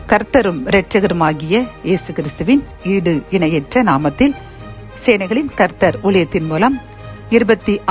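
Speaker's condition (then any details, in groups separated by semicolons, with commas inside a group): No condition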